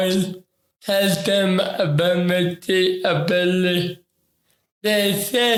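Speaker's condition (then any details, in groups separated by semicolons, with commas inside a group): Ataxic cerebral palsy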